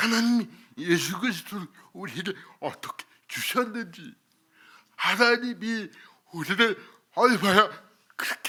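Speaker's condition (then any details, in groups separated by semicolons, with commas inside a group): Cerebral palsy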